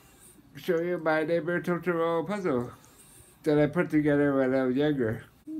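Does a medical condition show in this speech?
Yes: muscular dystrophy, Duchenne.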